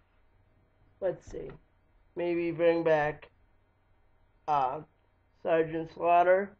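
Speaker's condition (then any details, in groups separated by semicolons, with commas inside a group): Cerebral palsy; lifelong, wheelchair user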